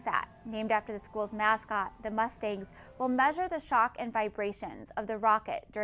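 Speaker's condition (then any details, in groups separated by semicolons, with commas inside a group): No condition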